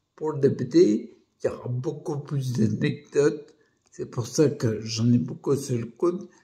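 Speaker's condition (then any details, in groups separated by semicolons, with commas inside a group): Primary progressive multiple sclerosis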